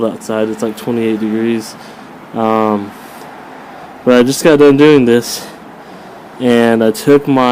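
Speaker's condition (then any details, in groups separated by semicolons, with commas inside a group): No condition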